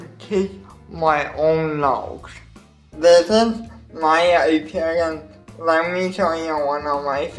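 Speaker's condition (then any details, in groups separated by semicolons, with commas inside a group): Cerebral palsy; wheelchair user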